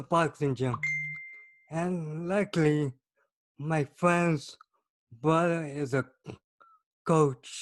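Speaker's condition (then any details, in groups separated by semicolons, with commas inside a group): Cerebral palsy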